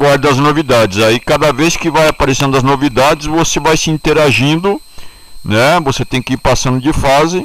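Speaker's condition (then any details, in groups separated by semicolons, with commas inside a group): No condition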